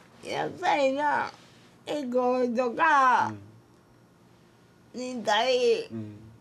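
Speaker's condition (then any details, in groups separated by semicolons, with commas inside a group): Cerebral palsy; severe, only mouth moves, cannot sit unaided, wheelchair; age 42; unfamiliar listeners confused at first, understood after a while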